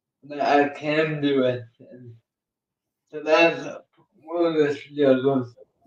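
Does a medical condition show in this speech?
Yes: cerebral palsy; uses one hand.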